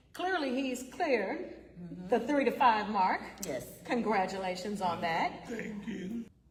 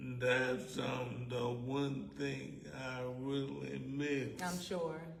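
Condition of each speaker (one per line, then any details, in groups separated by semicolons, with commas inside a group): No condition
ALS; bulbar onset, two throat surgeries; diagnosed 5 years ago, progressing, on slowing medication, still walking; raspy voice, slurred delayed speech, speech therapy, swallow evaluations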